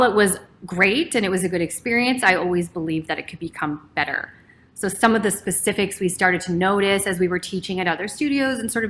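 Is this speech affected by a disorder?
No.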